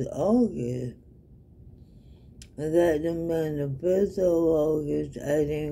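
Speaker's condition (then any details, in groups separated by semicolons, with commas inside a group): ALS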